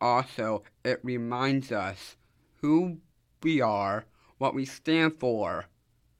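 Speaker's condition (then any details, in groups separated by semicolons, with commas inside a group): Down syndrome; from birth; able to do public speaking, able to express self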